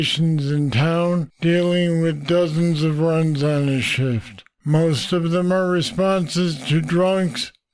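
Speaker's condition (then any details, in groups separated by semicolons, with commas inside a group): Parkinson's disease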